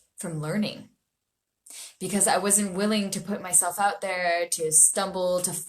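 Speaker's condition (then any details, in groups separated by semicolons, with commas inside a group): No condition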